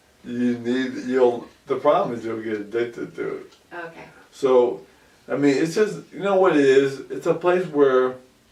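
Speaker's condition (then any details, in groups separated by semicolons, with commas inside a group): ALS; about 2 years since onset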